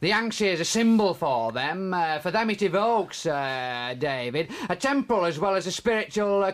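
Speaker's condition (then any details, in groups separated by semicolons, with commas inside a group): No condition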